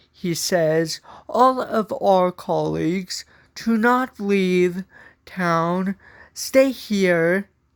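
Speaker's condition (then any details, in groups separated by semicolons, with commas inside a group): Cerebral palsy; from birth, walks with walker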